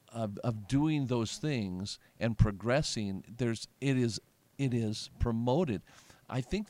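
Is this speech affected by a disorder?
No.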